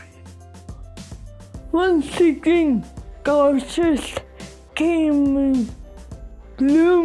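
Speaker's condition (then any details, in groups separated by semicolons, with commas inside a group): Cerebral palsy, severe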